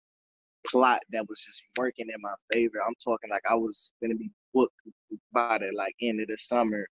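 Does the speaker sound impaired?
No.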